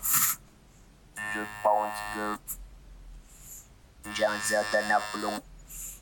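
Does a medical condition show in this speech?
Yes: total pharyngolaryngectomy; tracheal stenosis, partial oesophagectomy.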